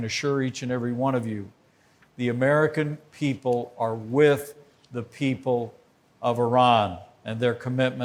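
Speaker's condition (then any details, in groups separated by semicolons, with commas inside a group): No condition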